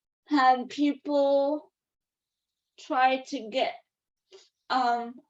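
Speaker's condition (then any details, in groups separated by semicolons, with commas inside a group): Cerebral palsy; affects all four limbs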